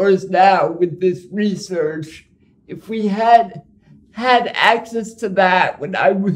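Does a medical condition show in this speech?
Yes: cerebral palsy.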